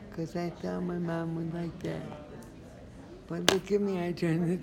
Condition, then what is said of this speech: Brain injury. But I had a traumatic brain injury. I'm sorry. That's why I talk funny.